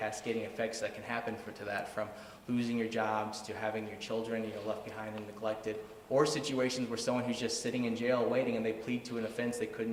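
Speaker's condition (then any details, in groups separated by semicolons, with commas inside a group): No condition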